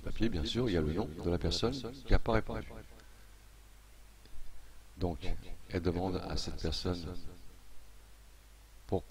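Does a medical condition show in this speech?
No.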